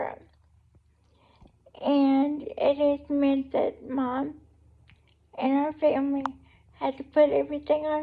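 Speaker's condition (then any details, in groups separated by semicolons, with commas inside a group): Cerebral palsy; able to talk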